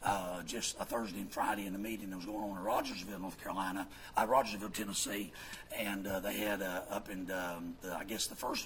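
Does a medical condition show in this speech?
Yes: vocal fold paralysis, bilateral; speaks with false vocal folds.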